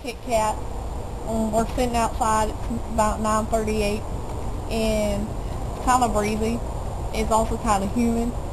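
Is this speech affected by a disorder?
No.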